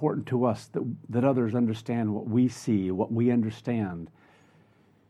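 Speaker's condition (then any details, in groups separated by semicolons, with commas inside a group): No condition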